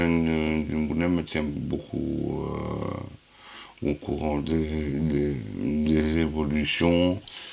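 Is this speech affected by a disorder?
Yes: Huntington's disease; inherited, 43 repeats.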